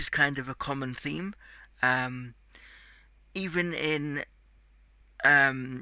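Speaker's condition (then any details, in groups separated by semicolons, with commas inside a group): Cerebral palsy; tight muscles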